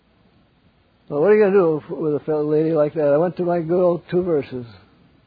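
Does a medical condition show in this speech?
Yes: Parkinson's; wakes up around 3 am, takes cold shower instead of lying awake.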